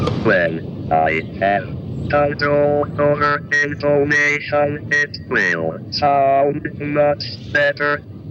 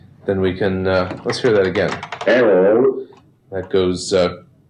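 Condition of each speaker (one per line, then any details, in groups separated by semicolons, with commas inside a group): Cerebral palsy, severe; from birth; aged 33, typewriter communication aid, portable speech synthesizer; severe speech disability, hard to understand, uses artificial voice, speech-generating device
No condition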